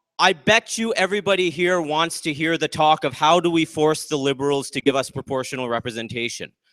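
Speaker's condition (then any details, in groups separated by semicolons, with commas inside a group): No condition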